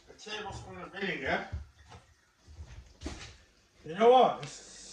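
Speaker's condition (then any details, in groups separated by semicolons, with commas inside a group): No condition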